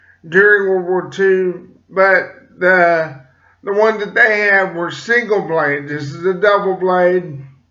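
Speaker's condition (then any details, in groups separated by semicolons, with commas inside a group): Cerebral palsy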